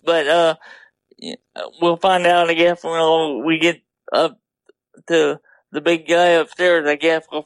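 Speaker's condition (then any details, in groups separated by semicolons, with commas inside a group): Double hemiplegia cerebral palsy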